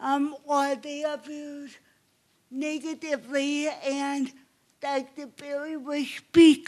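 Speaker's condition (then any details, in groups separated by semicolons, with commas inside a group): Cerebral palsy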